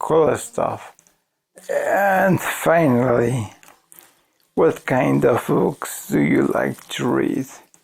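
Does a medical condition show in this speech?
Yes: ALS.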